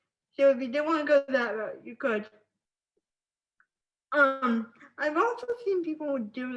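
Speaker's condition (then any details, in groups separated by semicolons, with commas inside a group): Spastic cerebral palsy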